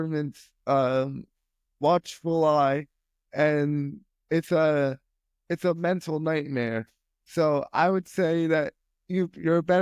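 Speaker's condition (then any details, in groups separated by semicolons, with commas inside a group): Spastic quadriplegic cerebral palsy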